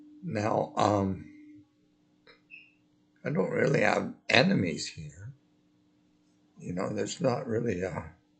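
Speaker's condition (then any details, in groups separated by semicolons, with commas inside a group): Multiple sclerosis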